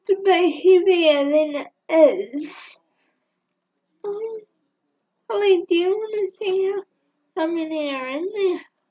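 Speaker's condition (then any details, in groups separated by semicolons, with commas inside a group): Cerebral palsy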